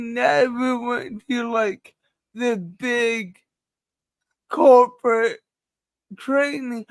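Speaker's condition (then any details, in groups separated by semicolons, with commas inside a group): Cerebral palsy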